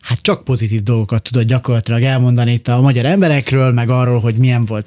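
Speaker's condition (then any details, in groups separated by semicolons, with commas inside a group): No condition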